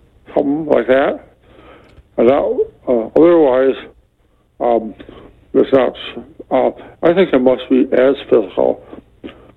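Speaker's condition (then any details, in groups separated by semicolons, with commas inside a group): Medication-induced speech impediment; speech impediment caused by Abilify; speech impediment during call; tries hard to be understood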